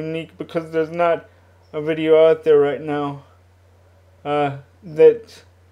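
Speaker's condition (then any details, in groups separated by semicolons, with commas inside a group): Cerebral palsy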